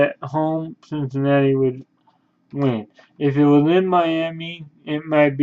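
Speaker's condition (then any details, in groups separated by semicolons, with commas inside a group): Cerebral palsy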